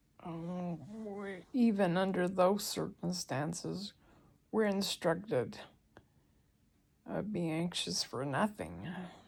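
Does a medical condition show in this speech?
Yes: ALS; medication reduced after daytime sedation; breathing expected to worsen.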